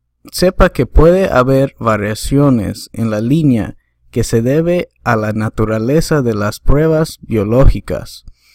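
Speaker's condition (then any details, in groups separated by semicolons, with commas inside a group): No condition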